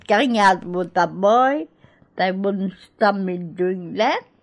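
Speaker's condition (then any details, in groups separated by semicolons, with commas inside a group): Cerebral palsy; speech problems when young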